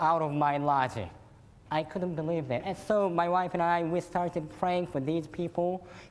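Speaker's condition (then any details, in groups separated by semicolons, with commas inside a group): Cleft lip and palate; eleven operations and surgeries at early age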